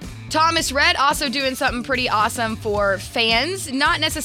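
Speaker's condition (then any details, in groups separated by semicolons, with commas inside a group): No condition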